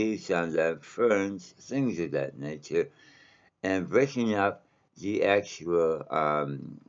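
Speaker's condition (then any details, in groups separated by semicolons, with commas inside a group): Mouth cancer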